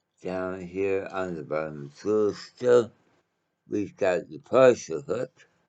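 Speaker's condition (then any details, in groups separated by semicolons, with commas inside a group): Mouth cancer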